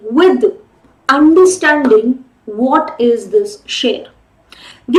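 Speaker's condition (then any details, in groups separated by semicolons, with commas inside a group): No condition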